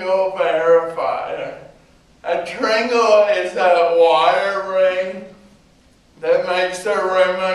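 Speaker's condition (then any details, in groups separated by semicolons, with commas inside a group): Cerebral palsy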